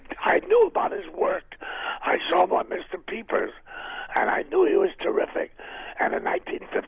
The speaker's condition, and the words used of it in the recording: Throat cancer. So I had to educate the left cord to come beyond where it usually goes and hit it for sound.